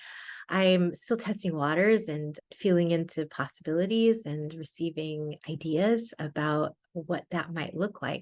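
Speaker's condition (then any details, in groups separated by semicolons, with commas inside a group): No condition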